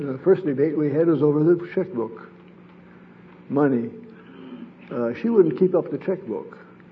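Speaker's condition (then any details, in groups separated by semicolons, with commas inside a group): Parkinson's disease; sleep disrupted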